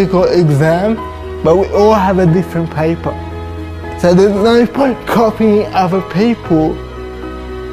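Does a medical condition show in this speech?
Yes: cerebral palsy; from birth.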